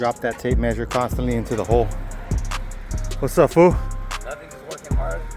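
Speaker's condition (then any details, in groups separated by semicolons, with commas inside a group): No condition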